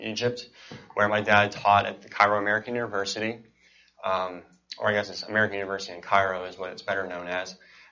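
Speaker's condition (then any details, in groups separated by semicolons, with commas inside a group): Cleft palate and cleft lip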